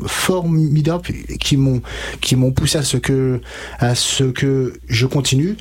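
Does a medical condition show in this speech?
Yes: stuttering; stuttering since age 5-6, severe from 5 to 20, untreated in childhood; age 33, stuttering-specialist therapy with Catherine Daubier, Nancy, fluency techniques; blocks and repetitions now, formerly could not say a sentence without blocking; here repeated sounds, repeated words.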